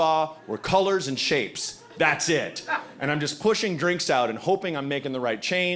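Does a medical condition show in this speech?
No.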